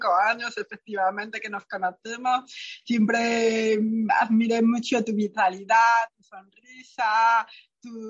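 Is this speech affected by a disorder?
Yes: profound bilateral hearing loss, post-meningitis profound bilateral sensorineural hearing loss; profound bilateral hearing loss from meningitis at four, cochlear implant at 30, earlier limited hearing aid; speech surprises people given deafness, childhood speech therapy abroad, relies on lip reading and facial gestures.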